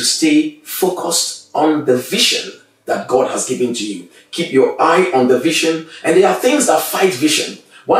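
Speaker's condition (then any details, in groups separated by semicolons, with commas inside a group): No condition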